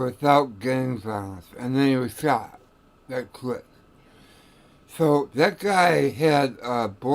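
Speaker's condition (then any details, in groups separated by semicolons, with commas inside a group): Tongue cancer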